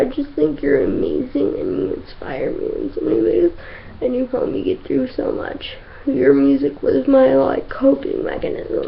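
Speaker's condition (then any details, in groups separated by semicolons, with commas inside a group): Cerebral palsy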